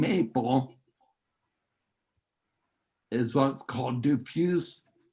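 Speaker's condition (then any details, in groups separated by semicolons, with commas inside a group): Neurological disease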